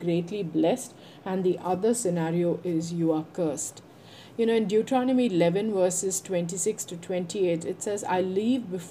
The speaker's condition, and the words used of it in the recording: No condition.